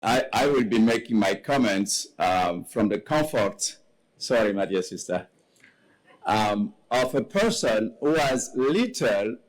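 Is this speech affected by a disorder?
No.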